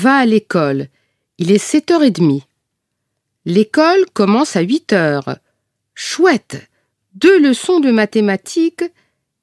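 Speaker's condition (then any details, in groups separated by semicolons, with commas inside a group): No condition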